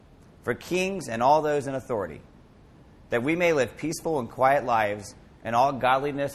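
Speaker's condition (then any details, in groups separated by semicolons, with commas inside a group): No condition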